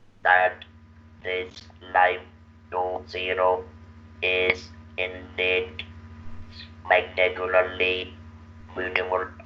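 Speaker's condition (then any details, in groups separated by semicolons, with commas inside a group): Laryngectomy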